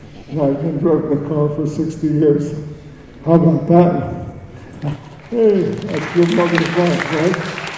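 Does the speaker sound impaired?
Yes: cerebral palsy; speech.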